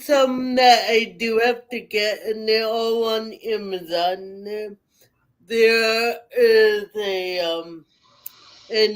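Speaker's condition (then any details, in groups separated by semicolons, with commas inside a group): Cerebral palsy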